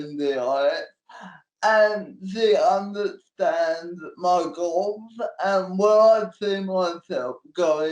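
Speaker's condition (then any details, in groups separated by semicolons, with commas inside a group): Cerebral palsy; since birth, physical disability only, manual wheelchair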